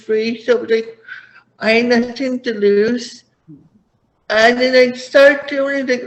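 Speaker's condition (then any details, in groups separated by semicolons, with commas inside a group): Cerebral palsy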